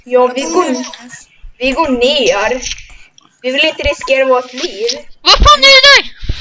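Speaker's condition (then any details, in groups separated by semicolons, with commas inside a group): No condition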